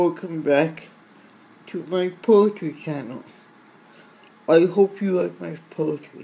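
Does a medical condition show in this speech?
Yes: athetoid cerebral palsy; speech, wheelchair.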